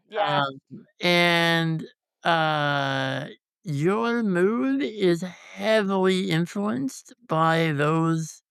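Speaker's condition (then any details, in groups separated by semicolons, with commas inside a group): Congenital muscular dystrophy; tracheostomy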